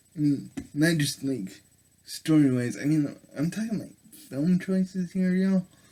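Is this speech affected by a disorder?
Yes: cerebral palsy; able to speak.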